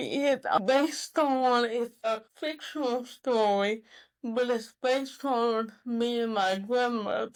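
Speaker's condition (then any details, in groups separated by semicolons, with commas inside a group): Cerebral palsy; could not always articulate well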